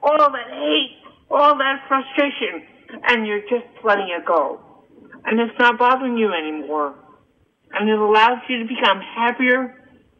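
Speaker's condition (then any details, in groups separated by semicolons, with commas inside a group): Cerebral palsy and hearing loss; congenital cerebral palsy and hearing loss from birth, seen by 7-9 doctors in New Jersey, told would never walk; almost 51 years old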